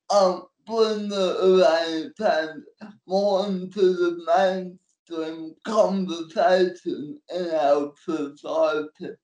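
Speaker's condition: Cerebral palsy; manual wheelchair

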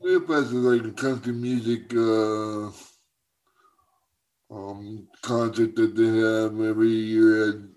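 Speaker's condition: Cerebral palsy; formerly had personal attendant Paulie

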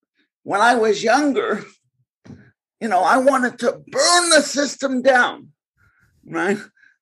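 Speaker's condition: Cerebral palsy; segregated schooling

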